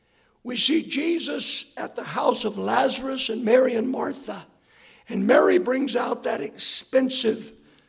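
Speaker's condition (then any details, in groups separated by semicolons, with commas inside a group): Hoarseness after vocal cord surgery; sought second opinion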